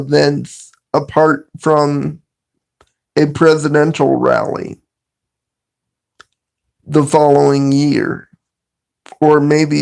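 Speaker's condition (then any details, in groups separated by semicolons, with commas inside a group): Cerebral palsy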